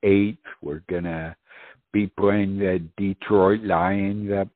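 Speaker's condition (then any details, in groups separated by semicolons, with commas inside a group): Speech impediment; uncoordinated movement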